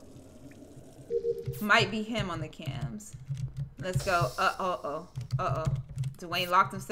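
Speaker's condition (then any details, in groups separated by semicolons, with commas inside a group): No condition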